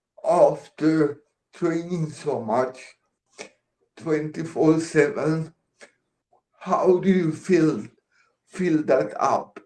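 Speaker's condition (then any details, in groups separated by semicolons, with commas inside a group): Cerebral palsy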